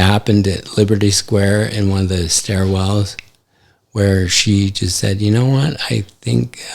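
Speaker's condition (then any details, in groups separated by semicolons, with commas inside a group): ALS; affects hand function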